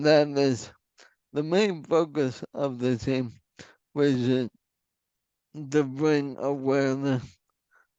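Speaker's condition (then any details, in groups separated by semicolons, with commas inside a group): ALS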